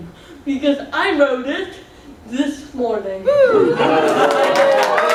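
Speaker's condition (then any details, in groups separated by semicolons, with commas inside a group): Cerebral palsy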